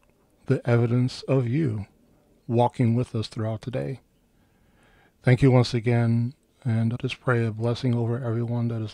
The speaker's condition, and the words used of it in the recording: No condition.